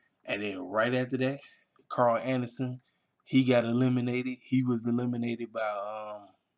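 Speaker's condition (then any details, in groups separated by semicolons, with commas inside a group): No condition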